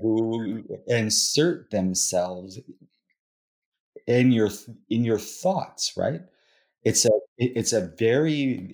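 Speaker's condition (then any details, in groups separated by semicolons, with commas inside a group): Stuttering; stuttering since childhood; stutters throughout interview; allows stuttering rather than trying to be fluent; repeated words, prolonged sounds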